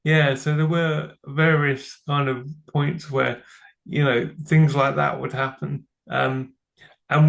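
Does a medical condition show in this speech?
Yes: cerebral palsy; from birth.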